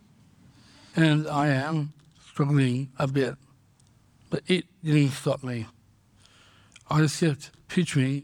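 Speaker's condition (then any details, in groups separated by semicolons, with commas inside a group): Down syndrome; congenital, diagnosed at birth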